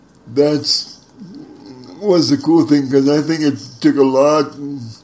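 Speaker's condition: Spastic cerebral palsy; uses wheelchair

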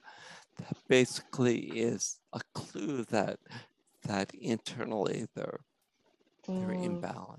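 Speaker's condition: Spinocerebellar ataxia; genetic cause, puzzled doctors for almost 40 years before diagnosis

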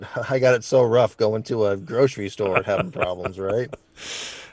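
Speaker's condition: No condition

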